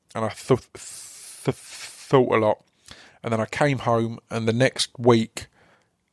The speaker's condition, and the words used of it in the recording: Stuttering. And if I prep something, I'm pretty good at working round any stutters or stammers.